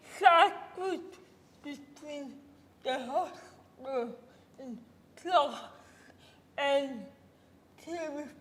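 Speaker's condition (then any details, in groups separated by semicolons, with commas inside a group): Cerebral palsy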